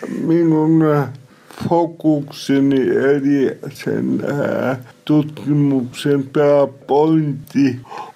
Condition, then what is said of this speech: Cerebral palsy. Kuten kuulette, niin puheeni on vähän epäselvää, mutta CP-vamma tarkoittaa periaatteessa syntymässä ollutta hapenpuutetta tai sitten syntymän jälkeen tapahtunutta aivovauriota 2 vuoden kuluessa.